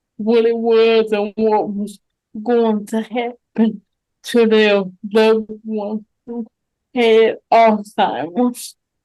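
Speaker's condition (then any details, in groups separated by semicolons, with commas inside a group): Cerebral palsy; mild form; very independent; speech most affected area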